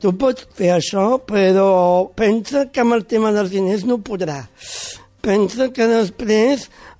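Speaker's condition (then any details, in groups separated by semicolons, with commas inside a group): Down syndrome; congenital, born with it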